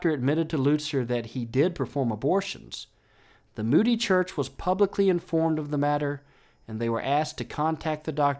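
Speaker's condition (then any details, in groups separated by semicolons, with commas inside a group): No condition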